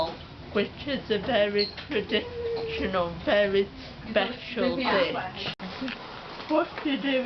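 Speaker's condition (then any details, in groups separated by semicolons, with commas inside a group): Cerebral palsy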